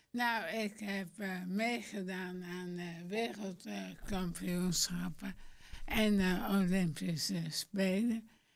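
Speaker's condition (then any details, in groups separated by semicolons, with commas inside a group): ALS; bulbar onset, walking unaffected; diagnosed within past year; speech clearly affected, long pauses up to half a minute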